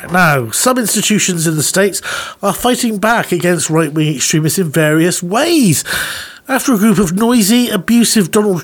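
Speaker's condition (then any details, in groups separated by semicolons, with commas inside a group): No condition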